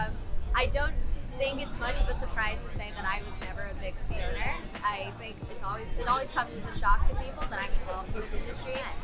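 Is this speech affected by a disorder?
No.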